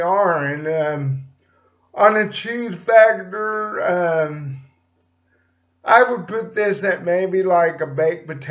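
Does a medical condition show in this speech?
Yes: cerebral palsy; slight speech impediment.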